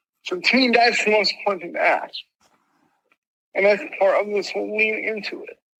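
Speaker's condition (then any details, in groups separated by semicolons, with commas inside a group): Mild cerebral palsy; speech impediment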